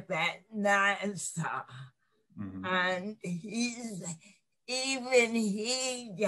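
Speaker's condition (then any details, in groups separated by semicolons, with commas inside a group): Cerebral palsy; lifelong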